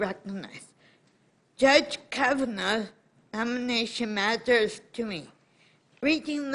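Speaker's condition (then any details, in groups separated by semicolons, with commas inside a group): Cerebral palsy; from birth, intellectual disability; 51 years with condition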